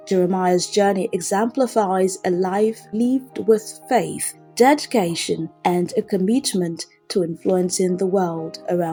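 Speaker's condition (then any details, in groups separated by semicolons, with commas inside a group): No condition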